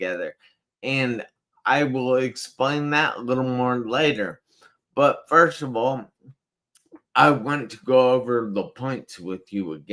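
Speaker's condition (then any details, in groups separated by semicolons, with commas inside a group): Traumatic brain injury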